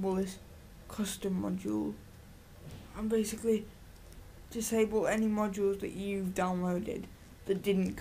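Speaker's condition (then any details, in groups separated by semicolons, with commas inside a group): Cerebral palsy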